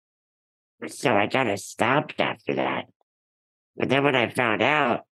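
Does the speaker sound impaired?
Yes: Ullrich congenital muscular dystrophy; from birth, collagen 6a3 mutation, floppy hands and feet, diagnosed at 4, type found at 25; needs daily help with dressing, grooming and bathing.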